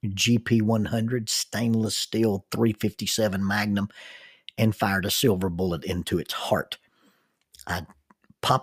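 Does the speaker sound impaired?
No.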